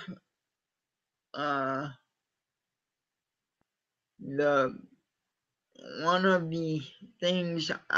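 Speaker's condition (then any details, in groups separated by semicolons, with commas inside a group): Cerebral palsy; from birth, uses wheelchair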